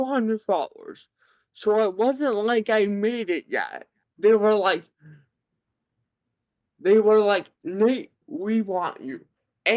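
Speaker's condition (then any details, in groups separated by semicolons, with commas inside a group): Cerebral palsy, severe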